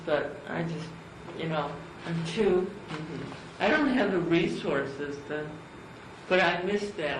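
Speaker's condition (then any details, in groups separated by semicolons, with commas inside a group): Cerebral palsy; from birth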